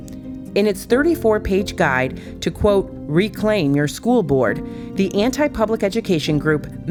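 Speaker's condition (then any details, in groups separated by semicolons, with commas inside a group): No condition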